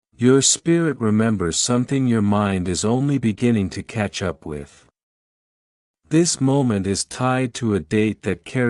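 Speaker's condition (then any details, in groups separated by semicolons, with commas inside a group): No condition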